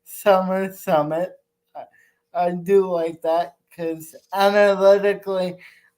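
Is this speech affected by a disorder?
Yes: cerebral palsy.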